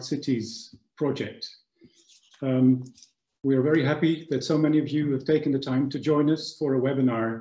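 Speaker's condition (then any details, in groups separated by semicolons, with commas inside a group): No condition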